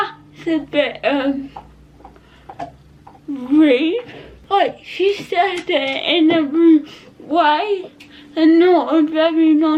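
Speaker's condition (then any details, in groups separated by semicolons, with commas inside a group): Cerebral palsy; not quadriplegic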